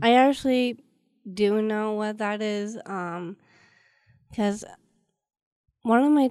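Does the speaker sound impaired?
Yes: Down syndrome; present since birth.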